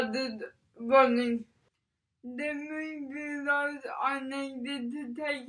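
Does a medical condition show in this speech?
Yes: cerebral palsy; speech affected.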